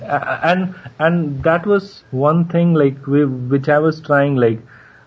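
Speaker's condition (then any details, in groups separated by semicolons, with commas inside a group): Stuttering; fluency-focused approach earlier, six months of bouncing and open disclosure at schools with Samagra NGO; stuttering modification, voluntary stuttering with bounces, learned through Samagra and Dr. Sachin; variable stuttering, blocks incl. silent blocks, mild in interview, more stuttering formerly when avoiding; repeated sounds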